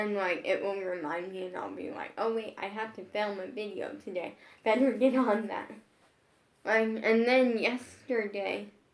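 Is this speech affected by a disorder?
Yes: brain injury.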